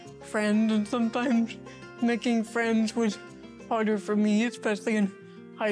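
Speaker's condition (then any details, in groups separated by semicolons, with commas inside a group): Cerebral palsy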